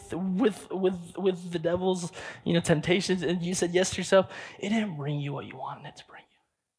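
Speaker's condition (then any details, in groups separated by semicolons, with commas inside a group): Stutter; repeated words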